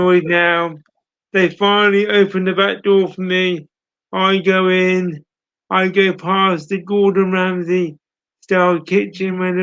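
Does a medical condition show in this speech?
Yes: cerebral palsy; speech impairment.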